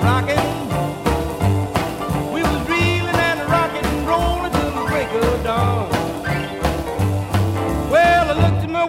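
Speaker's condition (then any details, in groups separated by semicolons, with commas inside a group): No condition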